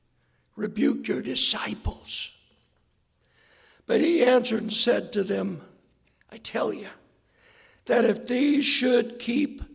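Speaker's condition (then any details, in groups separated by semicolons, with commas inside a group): Hoarseness after vocal cord surgery; hard for listeners to hear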